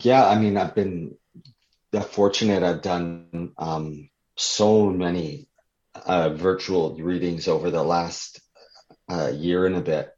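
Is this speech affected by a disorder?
Yes: stuttering; stutter since childhood, ongoing as adult; unpredictable which words will be hard to say, constant ambush, words felt physically throughout body; here blocks.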